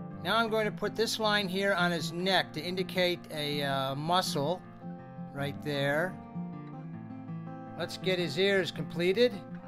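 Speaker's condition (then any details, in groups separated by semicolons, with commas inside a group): No condition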